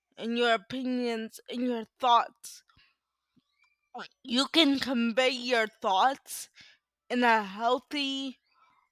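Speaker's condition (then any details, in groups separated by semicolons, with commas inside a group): Cerebral palsy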